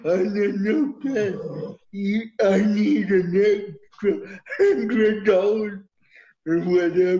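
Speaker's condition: Cerebral palsy; uses wheelchair

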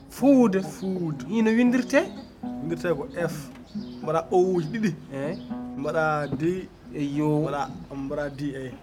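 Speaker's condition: No condition

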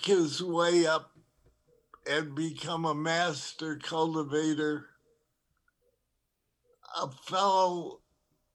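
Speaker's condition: Parkinson's disease; diagnosed over 9 years ago

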